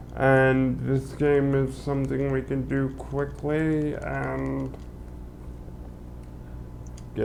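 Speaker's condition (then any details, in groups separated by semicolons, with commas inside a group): Cerebral palsy; limbs affected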